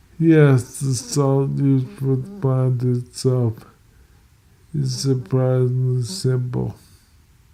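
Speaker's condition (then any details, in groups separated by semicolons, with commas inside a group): Multiple sclerosis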